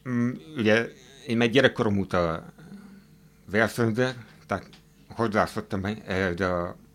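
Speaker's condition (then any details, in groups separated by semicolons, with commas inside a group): Hearing impairment, hard of hearing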